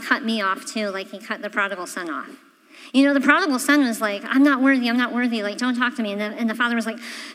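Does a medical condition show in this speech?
Yes: cleft palate; congenital.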